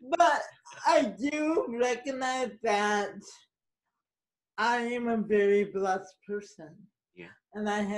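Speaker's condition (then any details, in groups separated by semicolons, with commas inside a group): Cerebral palsy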